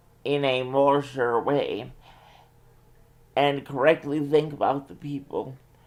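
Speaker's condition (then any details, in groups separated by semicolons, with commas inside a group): Cerebral palsy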